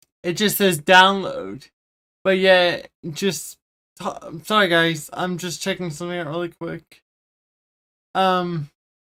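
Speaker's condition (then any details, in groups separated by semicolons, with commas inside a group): Cerebral palsy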